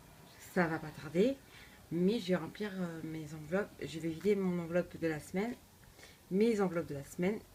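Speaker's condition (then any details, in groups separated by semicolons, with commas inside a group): No condition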